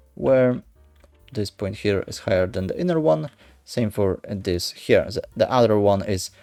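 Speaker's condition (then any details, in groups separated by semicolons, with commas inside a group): No condition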